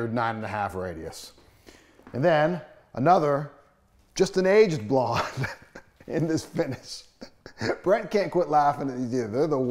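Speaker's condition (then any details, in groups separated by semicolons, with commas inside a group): No condition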